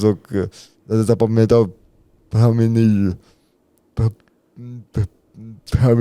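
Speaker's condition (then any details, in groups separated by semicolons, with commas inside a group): Cerebral palsy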